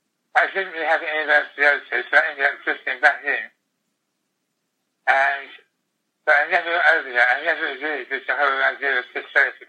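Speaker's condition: Tongue cancer, glossectomy, most of tongue removed; speech harder and harder after tongue removal

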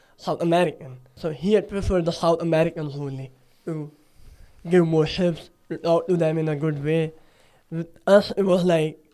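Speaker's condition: Cleft palate; nose previously tilted

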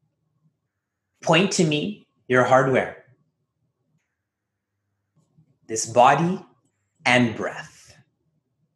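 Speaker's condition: No condition

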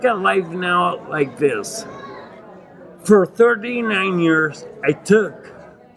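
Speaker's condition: Acquired ataxia with dysarthria, acquired; Lance-Adams syndrome; no cure or medication offered

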